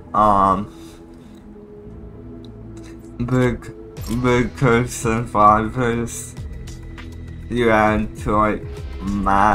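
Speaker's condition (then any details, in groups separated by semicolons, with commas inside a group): Cerebral palsy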